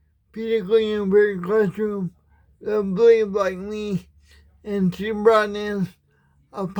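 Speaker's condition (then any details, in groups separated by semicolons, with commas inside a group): Cerebral palsy, spastic, mild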